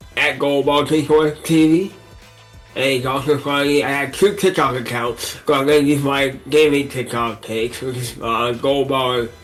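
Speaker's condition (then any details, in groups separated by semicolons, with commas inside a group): Cerebral palsy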